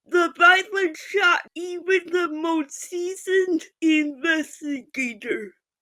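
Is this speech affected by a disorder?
Yes: physical speech impairment.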